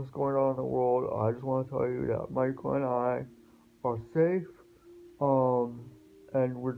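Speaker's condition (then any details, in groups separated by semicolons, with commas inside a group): Spastic quadriplegic cerebral palsy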